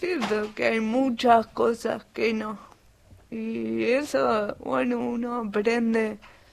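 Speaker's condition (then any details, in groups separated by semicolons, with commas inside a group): Cerebral palsy; acquired language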